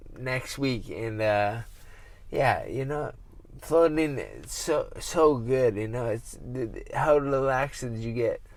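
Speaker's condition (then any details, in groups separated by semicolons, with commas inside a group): Traumatic brain injury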